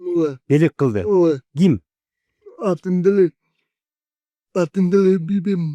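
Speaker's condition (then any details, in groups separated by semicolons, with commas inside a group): Cerebral palsy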